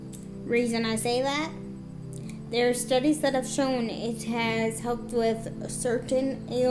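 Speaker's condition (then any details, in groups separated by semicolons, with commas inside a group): Cerebral palsy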